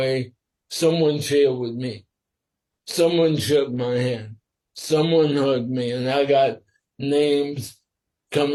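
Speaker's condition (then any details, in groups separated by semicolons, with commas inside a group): Sporadic ALS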